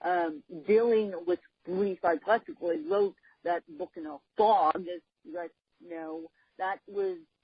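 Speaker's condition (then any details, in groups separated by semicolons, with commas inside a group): Cerebral palsy, mixed, moderate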